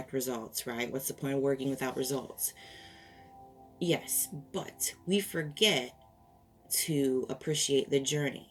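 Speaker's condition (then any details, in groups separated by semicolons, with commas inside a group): No condition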